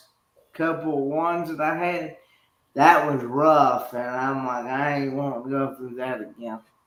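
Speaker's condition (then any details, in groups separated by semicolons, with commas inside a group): Cerebral palsy; with hydrocephalus, ventriculoperitoneal shunt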